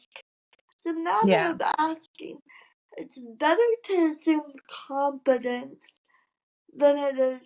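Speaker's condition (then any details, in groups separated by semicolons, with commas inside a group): Cerebral palsy; from birth, wheelchair user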